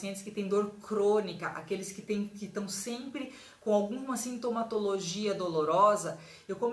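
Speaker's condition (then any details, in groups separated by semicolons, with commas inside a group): No condition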